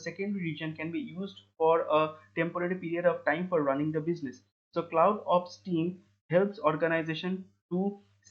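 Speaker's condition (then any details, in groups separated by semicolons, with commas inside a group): No condition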